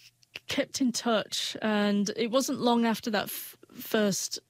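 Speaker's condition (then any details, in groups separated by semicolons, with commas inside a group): Stuttering; formerly hid stutter, terrified of phone, later joined British Stammering Association conferences; stutters openly, talks freely with strangers at stuttering conferences; formerly hid stuttering when speaking, first let self stutter openly on phone with John; prolonged sounds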